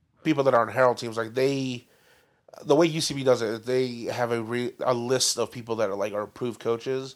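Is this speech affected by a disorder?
No.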